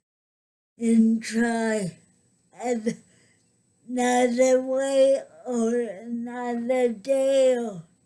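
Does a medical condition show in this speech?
Yes: cerebral palsy; speech affected.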